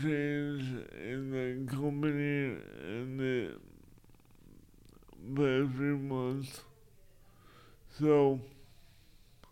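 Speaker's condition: Cerebral palsy; limited use of arms

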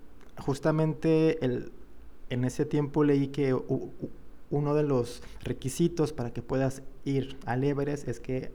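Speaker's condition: Stuttering; lifelong stuttering, more marked until about 30 to 31, breathing-technique course and self-acceptance helped; age 34, still stutters at times, milder since course; occasional blocks, may look nervous, flows better when not hiding it; prolonged sounds

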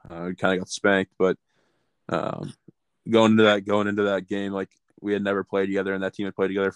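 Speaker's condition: No condition

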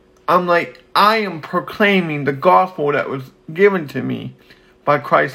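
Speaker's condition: Cerebral palsy

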